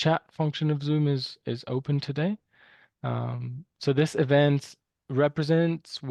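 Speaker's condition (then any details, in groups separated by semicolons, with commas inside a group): No condition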